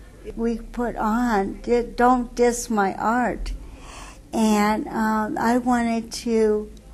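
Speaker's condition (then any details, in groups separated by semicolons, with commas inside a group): Cerebral palsy; wheelchair user; uses wheelchair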